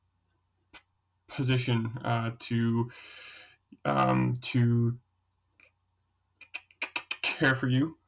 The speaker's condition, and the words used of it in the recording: Stuttering. So I would just like to assure them that, you know, just because I have a stutter and that it might take me like a little longer to say certain things, like I'm, you know, like